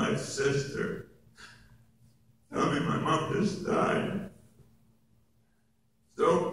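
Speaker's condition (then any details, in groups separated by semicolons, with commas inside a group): Oral cancer; base of tongue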